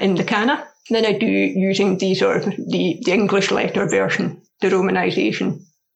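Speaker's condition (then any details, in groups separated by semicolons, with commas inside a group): Deafness; progressive eyesight loss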